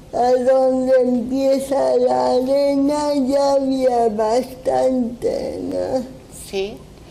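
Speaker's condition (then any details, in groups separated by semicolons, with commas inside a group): Cerebral palsy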